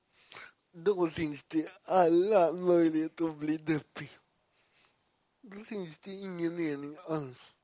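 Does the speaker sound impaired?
Yes: cerebral palsy; great difficulty saying some words such as stockholm, much improved through practice.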